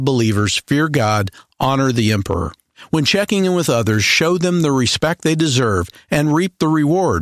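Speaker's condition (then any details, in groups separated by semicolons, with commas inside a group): No condition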